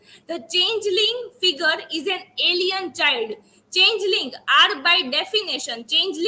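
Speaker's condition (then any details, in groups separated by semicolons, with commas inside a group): No condition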